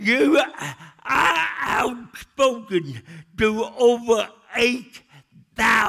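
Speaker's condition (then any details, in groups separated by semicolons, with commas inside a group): Cerebral palsy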